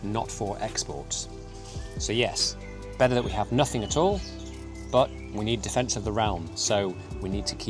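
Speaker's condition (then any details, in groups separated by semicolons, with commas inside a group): No condition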